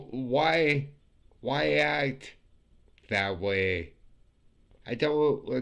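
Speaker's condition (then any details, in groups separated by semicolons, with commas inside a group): Multiple sclerosis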